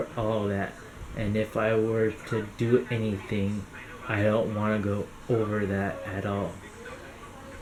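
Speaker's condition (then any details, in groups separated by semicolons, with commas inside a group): Cerebral palsy; caused by stroke hours after birth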